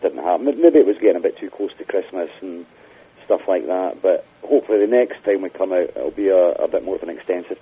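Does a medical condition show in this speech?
No.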